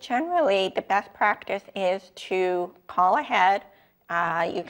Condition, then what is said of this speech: Deafness. Yeah, I maybe have an accent that's slightly different.